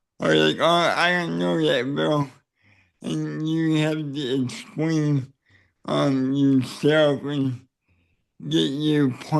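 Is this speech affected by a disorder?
Yes: cerebral palsy; neck surgery went badly.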